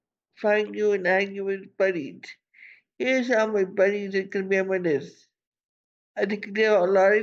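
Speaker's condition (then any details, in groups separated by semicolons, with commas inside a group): Cerebral palsy; from birth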